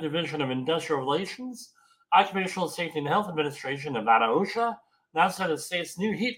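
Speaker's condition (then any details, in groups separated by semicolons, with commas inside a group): Bilateral cleft lip and palate; from birth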